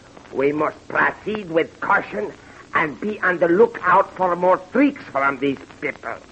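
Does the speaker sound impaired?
No.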